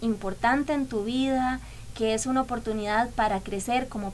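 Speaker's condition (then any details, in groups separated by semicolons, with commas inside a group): No condition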